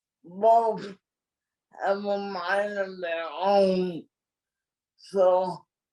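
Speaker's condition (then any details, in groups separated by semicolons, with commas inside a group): Cerebral palsy; from birth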